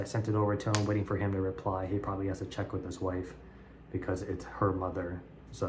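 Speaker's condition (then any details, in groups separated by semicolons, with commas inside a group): No condition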